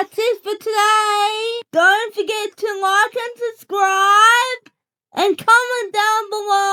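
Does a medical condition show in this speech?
Yes: cerebral palsy.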